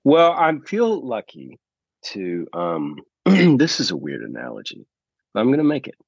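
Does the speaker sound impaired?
No.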